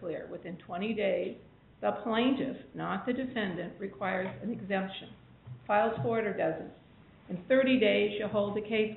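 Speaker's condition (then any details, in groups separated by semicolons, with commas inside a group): No condition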